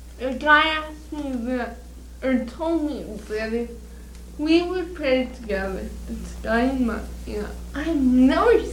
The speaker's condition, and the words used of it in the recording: Cerebral palsy. My speech is slurred.